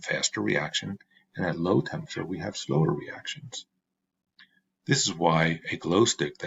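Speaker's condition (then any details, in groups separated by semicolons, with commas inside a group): No condition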